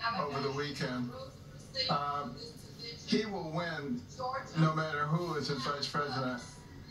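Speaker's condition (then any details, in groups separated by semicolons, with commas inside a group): No condition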